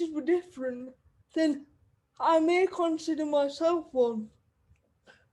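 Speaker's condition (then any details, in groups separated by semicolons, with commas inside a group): Cerebral palsy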